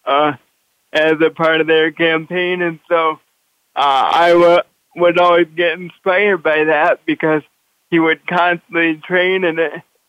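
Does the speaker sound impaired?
Yes: cerebral palsy; brain cannot reliably direct muscles, walks with walker, must consciously control every movement including holding head up; pushed and pulled through triathlon races by father.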